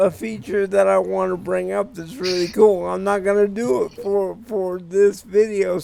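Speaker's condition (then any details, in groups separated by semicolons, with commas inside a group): Cerebral palsy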